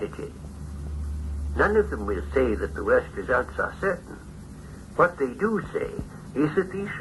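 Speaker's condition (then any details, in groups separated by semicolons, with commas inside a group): No condition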